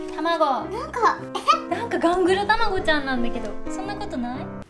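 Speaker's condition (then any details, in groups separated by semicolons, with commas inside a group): No condition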